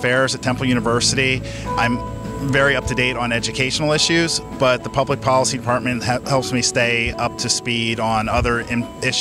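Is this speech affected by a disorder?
No.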